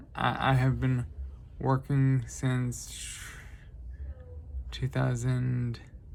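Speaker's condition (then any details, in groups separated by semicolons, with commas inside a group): Traumatic brain injury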